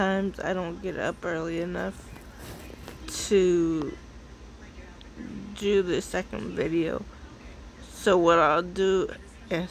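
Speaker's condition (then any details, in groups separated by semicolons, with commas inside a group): Cerebral palsy; sounds out of breath after therapy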